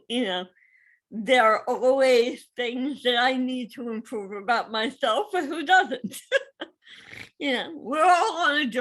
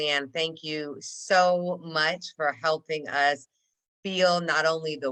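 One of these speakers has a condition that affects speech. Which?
The first: cerebral palsy; speech not perfect, voice-activated software garbles speech.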